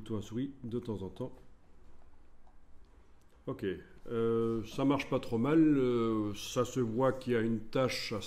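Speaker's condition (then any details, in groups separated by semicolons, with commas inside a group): No condition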